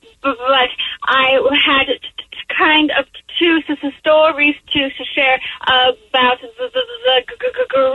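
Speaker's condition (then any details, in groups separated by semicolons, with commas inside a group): Stuttering; stutter acquired in adulthood from medical reasons, early on stuttered on the word 'the'; still stutters on this call, asks for time and patience; speaks slowly, worse when serious or frustrated, better when lighthearted; repeated sounds, repeated words, blocks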